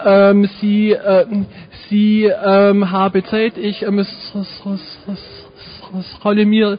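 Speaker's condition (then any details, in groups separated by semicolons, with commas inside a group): Stuttering; severe stuttering, difficult since school years, persisting into working life; in vivo exercise this morning, training everyday situations; stuttered when asking a question in a shop this morning; repeated sounds, prolonged sounds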